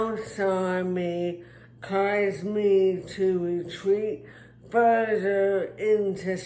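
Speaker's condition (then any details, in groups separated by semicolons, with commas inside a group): Traumatic brain injury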